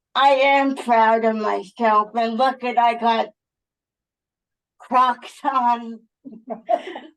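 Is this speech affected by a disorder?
Yes: cerebral palsy; uses wheelchair.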